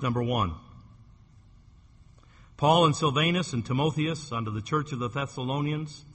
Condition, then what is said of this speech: None; typical speech.